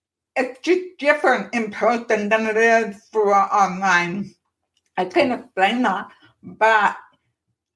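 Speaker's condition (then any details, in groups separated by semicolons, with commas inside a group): Profound deafness, born profoundly deaf, cochlear implant; weeks post-surgery dizziness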